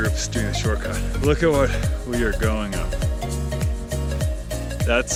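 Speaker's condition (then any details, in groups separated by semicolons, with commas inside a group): No condition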